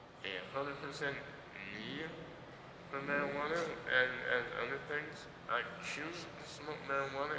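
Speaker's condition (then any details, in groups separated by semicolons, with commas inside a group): Muscular dystrophy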